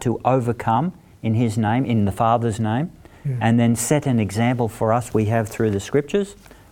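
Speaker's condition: No condition

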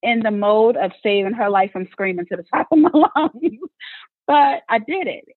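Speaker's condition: No condition

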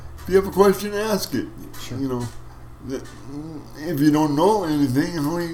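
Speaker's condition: Cerebral palsy; wheelchair for mobility

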